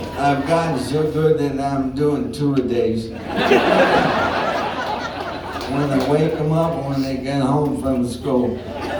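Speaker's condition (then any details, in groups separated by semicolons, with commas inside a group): ALS; some speech trouble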